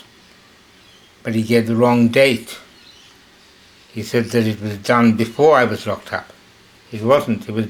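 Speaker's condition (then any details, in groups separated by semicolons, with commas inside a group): Slurred speech from poisoning; hypersalivation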